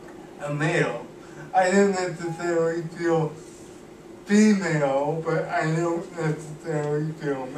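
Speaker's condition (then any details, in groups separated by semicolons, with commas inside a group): Cerebral palsy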